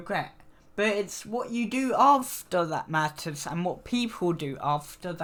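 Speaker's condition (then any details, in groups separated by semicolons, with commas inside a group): Cerebral palsy; needs frequent rest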